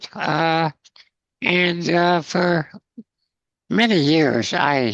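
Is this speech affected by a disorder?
Yes: spinal muscular atrophy, congenital.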